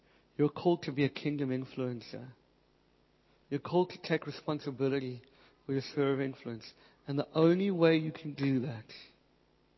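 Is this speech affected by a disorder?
Yes: cleft palate, Pierre Robin syndrome; speech most affected, hated own voice until about age 28, could not hear self preach.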